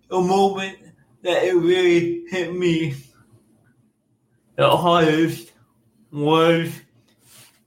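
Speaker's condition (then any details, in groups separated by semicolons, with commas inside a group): Cerebral palsy; school speaking device declined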